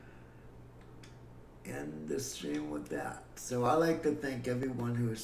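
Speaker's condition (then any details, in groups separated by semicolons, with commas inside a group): Cerebral palsy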